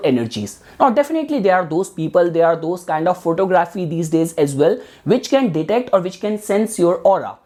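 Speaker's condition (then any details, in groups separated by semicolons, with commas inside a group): No condition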